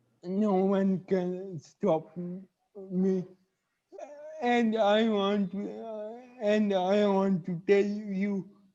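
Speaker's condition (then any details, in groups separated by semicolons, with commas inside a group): Cerebral palsy; cannot speak normally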